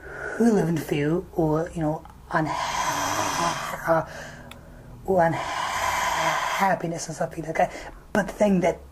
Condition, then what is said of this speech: Stuttering. Um, now, now that right there is um, uh, it's called the block, and so I I am I am uh, just kind of blocking on that sound.